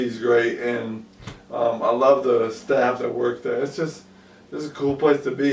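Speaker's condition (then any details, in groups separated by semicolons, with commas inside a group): ALS; about 2 years since onset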